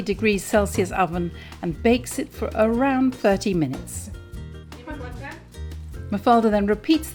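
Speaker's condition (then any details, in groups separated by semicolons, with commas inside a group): No condition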